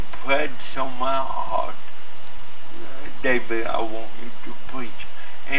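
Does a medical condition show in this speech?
Yes: cerebral palsy; affected by oxygen deprivation at birth.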